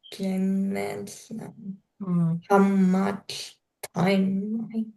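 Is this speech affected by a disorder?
Yes: cerebral palsy; slower speaking pace.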